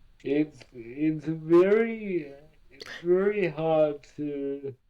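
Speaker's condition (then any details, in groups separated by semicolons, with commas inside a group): Cerebral palsy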